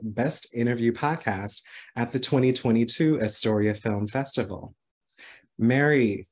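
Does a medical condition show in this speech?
No.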